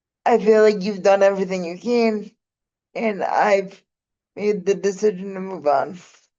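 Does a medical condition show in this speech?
Yes: cerebral palsy; needs help getting around.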